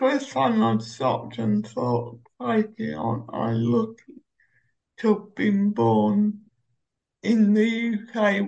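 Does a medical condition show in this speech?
Yes: cerebral palsy; uses Omeo wheelchair.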